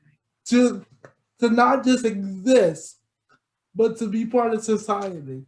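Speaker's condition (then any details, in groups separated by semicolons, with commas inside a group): Cerebral palsy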